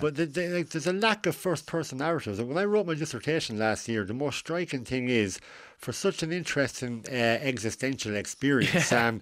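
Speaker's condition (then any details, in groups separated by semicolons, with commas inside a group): Cleft lip and palate; failure of mouth and nose to align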